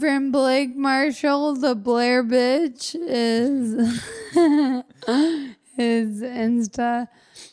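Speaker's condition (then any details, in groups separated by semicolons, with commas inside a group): Friedreich's ataxia; wheelchair user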